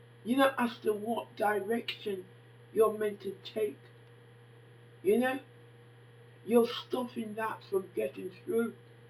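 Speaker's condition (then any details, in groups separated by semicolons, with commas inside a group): Facial palsy; can barely hear own speech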